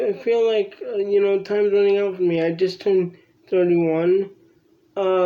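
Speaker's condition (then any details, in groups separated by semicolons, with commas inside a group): Cerebral palsy; from birth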